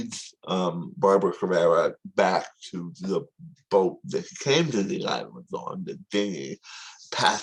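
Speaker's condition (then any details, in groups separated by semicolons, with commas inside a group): Tongue cancer surgery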